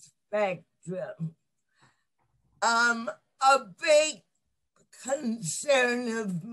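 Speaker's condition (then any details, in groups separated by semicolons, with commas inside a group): Cerebral palsy; lifelong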